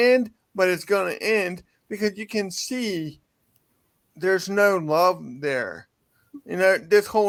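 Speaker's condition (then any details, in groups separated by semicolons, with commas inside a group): Cerebral palsy; from birth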